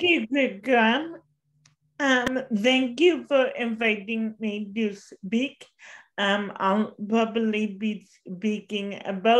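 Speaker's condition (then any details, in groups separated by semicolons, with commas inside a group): Cerebral palsy; since birth, walks with walker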